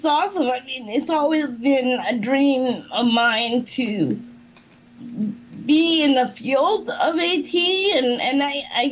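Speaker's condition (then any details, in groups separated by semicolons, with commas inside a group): Cerebral palsy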